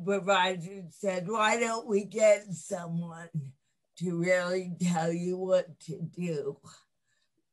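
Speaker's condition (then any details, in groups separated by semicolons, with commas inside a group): Cerebral palsy; lifelong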